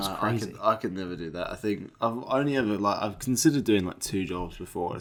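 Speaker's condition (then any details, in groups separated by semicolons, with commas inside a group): No condition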